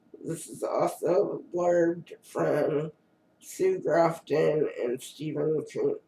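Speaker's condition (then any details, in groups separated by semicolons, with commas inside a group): Cerebral palsy; first word not said quite right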